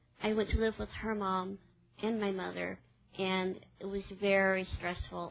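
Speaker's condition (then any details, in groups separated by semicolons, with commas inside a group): Cleft palate; congenital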